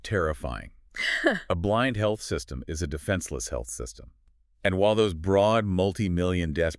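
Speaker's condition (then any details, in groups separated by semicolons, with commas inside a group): No condition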